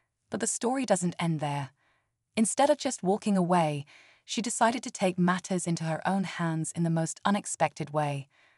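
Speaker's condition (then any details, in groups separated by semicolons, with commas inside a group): No condition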